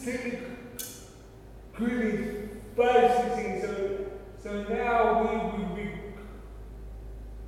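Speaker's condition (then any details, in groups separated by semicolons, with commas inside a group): Cerebral palsy; formerly worse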